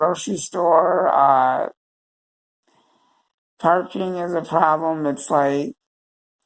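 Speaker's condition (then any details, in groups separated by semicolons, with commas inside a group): Cerebral palsy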